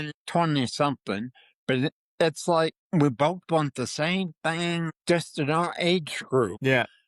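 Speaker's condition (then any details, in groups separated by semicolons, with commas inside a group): Parkinson's disease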